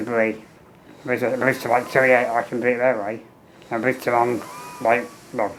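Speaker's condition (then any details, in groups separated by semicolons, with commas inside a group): Muscular dystrophy; tracheostomy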